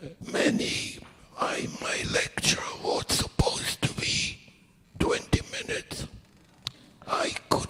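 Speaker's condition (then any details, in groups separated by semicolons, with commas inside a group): Head and neck cancer; laryngectomy, breathes through neck opening; swallowing difficulty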